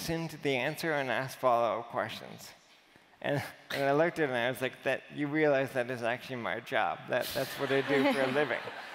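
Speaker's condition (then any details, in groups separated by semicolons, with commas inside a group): Amyotrophic lateral sclerosis; age 38, over two years since diagnosis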